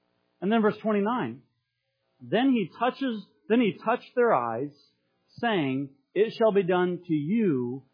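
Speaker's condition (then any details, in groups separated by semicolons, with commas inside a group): No condition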